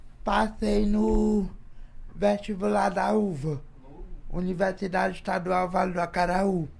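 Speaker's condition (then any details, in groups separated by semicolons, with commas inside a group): Cerebral palsy; from birth, premature birth, affects motor coordination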